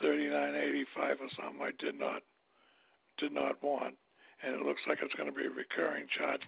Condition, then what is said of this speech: Stroke. I have a hard time talking.